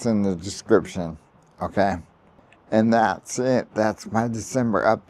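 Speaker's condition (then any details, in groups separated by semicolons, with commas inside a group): ALS; voice declining fast, certain sounds harder daily, voice banked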